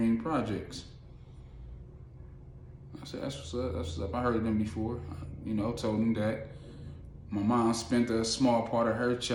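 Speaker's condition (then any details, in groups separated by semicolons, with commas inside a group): No condition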